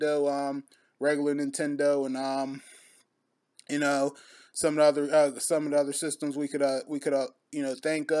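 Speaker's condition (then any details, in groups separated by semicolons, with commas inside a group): No condition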